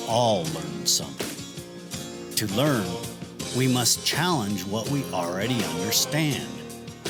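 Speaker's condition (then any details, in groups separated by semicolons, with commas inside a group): No condition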